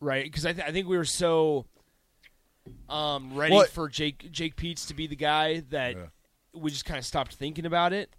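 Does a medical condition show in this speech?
No.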